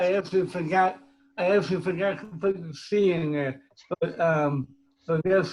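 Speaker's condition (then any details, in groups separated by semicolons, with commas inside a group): Cerebral palsy; from birth; speech impediment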